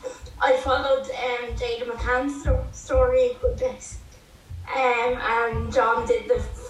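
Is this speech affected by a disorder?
Yes: cerebral palsy; cerebral palsy from birth, brain damage, mainly affects movement, intellect unaffected, lifelong power wheelchair user; ongoing physiotherapy, occupational therapy and seating support; clear as crystal conversation-wise, controls TV and lights by voice, types fairly well.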